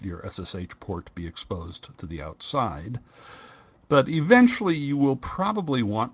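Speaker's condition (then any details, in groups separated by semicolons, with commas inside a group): No condition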